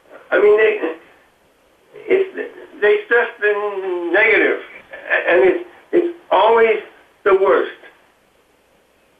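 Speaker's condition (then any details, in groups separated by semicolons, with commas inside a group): Parkinson's disease; Parkinson's diagnosed five years ago, stutter since at least college years; Parkinson's attacks the jaw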